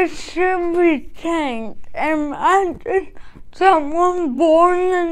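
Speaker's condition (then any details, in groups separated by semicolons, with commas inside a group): Cerebral palsy; caused by lack of oxygen at birth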